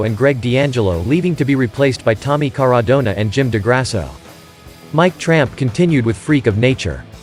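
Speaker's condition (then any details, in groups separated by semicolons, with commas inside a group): No condition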